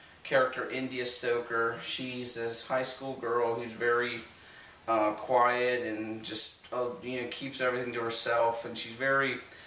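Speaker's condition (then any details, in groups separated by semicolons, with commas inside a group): No condition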